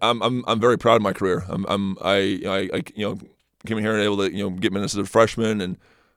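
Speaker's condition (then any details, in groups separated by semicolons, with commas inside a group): Stutter; stutter first noticed in high school, not as a child, magnified speaking Spanish as a missionary; has seen speech therapists, helped a little, uses detailed preparation to reduce stuttering; stutters off the cuff, trips over words, can't get a word out, less when prepared and confident; repeated words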